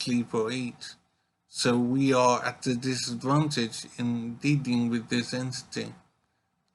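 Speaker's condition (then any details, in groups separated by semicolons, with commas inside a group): Brain injury; severe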